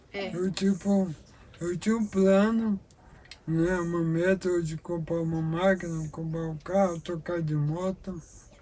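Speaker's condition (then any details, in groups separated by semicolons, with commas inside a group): Amyotrophic lateral sclerosis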